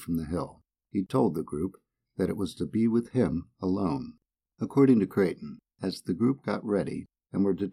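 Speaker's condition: No condition

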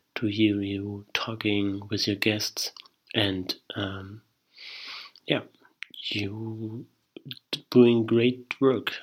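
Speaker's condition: Stuttering; onset age 3 or 4, now 36, fluency shaping, Van Riper, breathing techniques not effective; manages stuttering by openness, self-confidence, positive outlook, own approach best therapy; repeated sounds, repeated words

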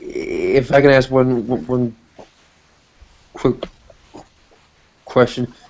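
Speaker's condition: Stuttering; stuttering since earliest memory; repeated sounds, blocks

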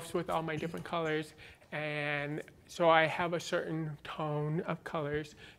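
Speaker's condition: Born deaf, cochlear implant, congenital

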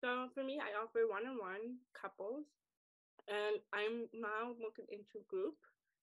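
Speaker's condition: Deafness; acquired deafness from ear infection at age 4, normal hearing before, wears hearing aids, no ASL; speaks orally, mother pushed learning to speak

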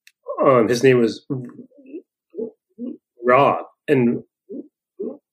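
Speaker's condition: Stuttering; adult, still stutters; blocks

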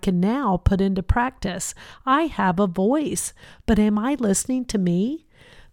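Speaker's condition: No condition

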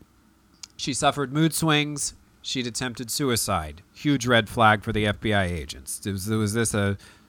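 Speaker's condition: No condition

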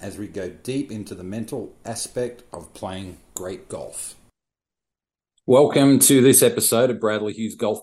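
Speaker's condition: No condition

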